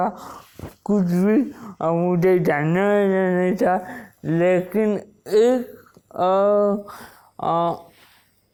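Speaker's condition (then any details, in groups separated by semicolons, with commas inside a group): Wilson's disease; onset at age 16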